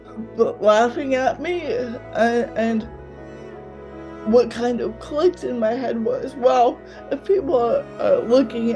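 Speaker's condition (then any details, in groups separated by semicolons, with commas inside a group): Cerebral palsy, mild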